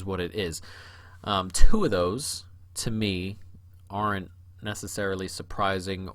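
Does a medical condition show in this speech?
No.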